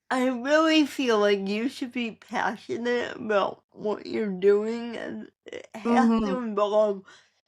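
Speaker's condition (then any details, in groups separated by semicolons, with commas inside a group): Cerebral palsy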